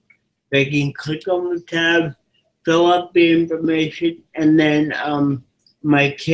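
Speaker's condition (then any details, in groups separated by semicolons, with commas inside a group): Cerebral palsy; from birth, physical disability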